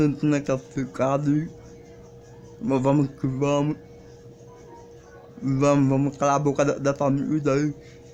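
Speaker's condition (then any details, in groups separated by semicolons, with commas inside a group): Cerebral palsy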